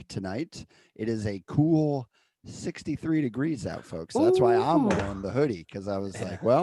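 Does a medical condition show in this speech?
No.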